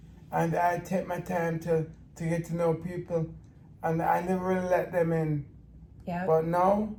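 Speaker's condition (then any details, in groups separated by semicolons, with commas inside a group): Brain injury; in brain injury rehab facility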